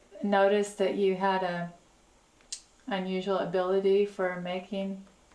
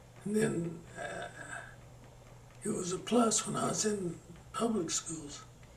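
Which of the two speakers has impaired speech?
The second: Parkinson's; slowing down.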